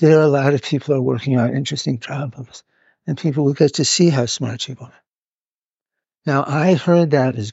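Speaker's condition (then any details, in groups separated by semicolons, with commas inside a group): Parkinson's; must move about during interview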